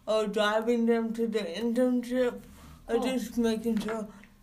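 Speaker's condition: Cerebral palsy; no wheelchair use

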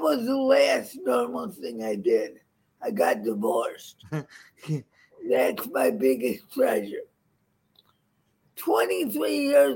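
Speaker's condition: Cerebral palsy; frequent falls

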